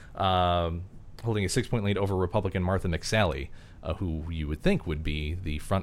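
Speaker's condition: No condition

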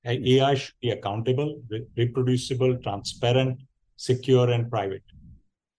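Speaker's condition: No condition

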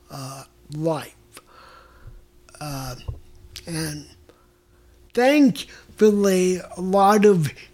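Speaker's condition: Mild cerebral palsy; mild cerebral palsy from birth

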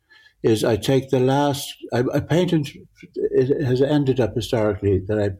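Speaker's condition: Parkinson's; altered visual perception

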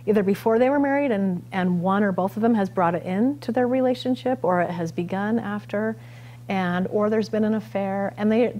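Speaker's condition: No condition

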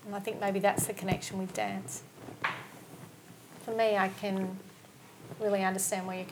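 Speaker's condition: No condition

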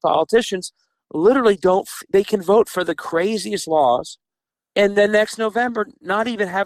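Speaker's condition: No condition

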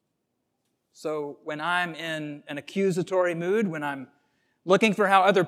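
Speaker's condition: No condition

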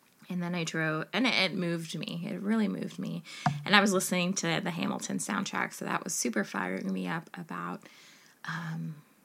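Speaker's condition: No condition

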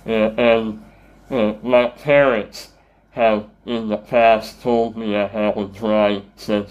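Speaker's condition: Treacher Collins syndrome; congenital, cleft palate and jaw surgeries, tracheostomy, deaf three years, bone conduction hearing aids, speech therapy; voice distorted, some cannot understand, worse on telephone, repeating takes energy, intelligible after years of therapy

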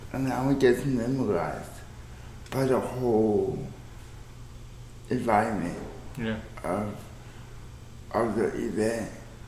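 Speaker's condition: Cerebral palsy

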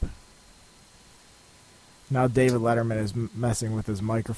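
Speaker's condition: No condition

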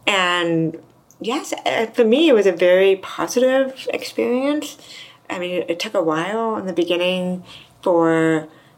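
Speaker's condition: Deafness, severe to profound; implant worse ear 34

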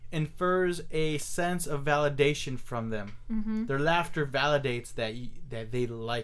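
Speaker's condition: No condition

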